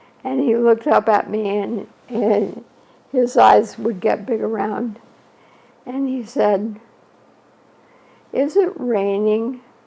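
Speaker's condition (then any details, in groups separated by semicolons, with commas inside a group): ALS; shortly after diagnosis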